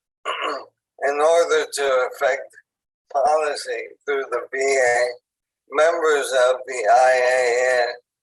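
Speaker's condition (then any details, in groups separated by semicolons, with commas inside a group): ALS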